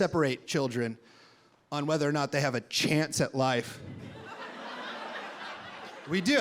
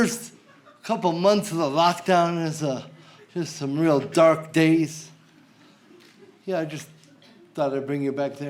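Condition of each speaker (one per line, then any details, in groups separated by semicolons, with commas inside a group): No condition
Cerebral palsy; spastic hemiplegic form, limited one arm use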